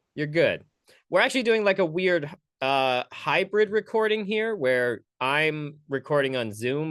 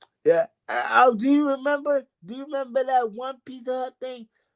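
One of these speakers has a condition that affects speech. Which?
The second: cerebral palsy.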